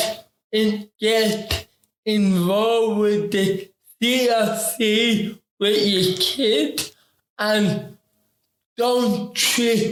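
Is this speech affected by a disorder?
Yes: ataxic cerebral palsy; affects talking.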